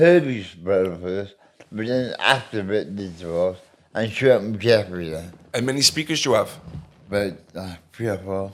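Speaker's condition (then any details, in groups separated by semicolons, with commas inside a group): Medication-induced speech impediment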